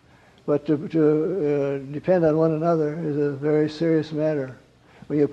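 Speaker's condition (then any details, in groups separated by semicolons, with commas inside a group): Parkinson's; wakes at night, gets up around 3 am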